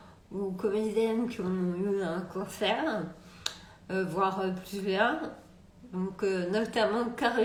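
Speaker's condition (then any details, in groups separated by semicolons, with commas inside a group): Multiple sclerosis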